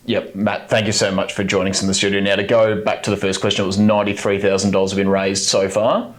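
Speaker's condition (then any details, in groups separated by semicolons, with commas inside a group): No condition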